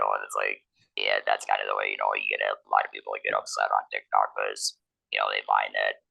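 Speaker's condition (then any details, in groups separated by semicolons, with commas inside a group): Laryngectomy, electrolarynx; laryngectomy after head and neck cancer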